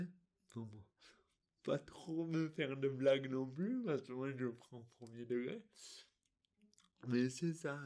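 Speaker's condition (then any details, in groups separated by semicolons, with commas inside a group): Dystonia; articulation difficulties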